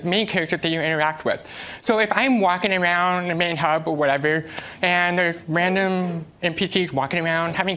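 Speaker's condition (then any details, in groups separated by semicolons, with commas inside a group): Deafness; uses American Sign Language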